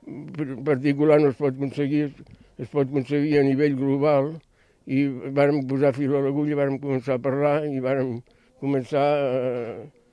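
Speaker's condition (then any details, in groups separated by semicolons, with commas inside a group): Parkinson's disease; managed with suitable therapies and medication follow-up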